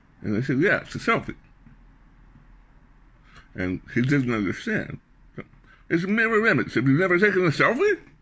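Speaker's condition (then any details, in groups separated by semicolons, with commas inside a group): Glossectomy with reconstructed tongue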